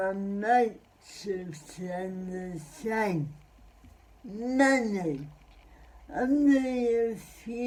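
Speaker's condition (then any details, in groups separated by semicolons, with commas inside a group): Cerebral palsy; spastic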